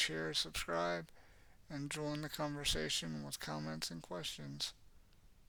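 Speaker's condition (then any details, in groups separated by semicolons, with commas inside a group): Cerebral palsy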